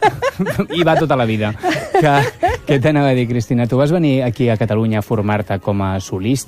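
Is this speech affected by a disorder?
No.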